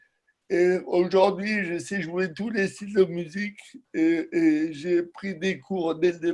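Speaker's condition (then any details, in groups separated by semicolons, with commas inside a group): Cerebral palsy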